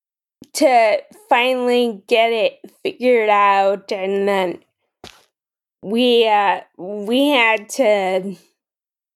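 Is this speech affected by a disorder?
Yes: Friedreich's ataxia; some speech issues, less pronounced than in others with Friedreich's ataxia.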